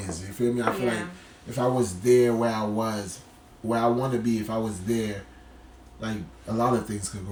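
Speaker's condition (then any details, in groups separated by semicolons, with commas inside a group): No condition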